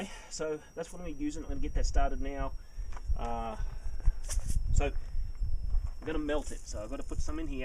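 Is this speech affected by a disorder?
No.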